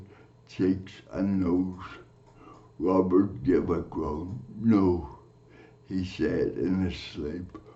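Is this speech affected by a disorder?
Yes: cerebral palsy; from birth.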